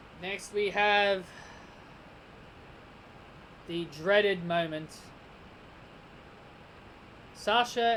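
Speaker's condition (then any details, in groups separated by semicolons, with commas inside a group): No condition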